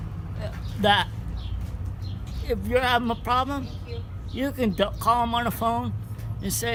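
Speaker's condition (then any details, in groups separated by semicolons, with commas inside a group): Cerebral palsy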